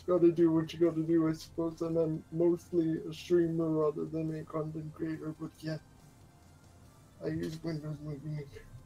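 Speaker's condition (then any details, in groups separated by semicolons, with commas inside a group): Quadriplegic cerebral palsy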